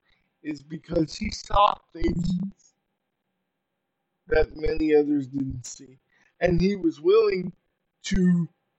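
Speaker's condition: Cerebral palsy; uses power wheelchair

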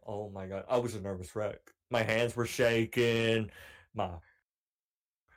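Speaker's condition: Cleft palate; cleft palate since childhood

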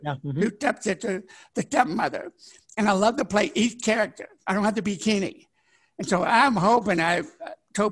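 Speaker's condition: Deafness; born deaf, partially blind, learning disability, sign language learned at 21, broke neck, head injury, two strokes, paralyzed once; could not speak until age ten

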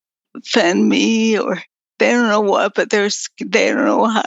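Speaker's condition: Progressive multiple sclerosis; quadriplegic, no hand use, walker to scooter to wheelchairs, talking harder as disease progressed; voice up and down, in and out with pulmonary muscle strength, sometimes no voice, assistant speaks

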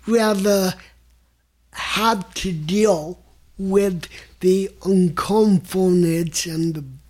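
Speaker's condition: Mild cerebral palsy; voice reveals disorder

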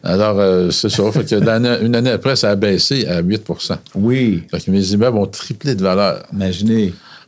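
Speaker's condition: No condition

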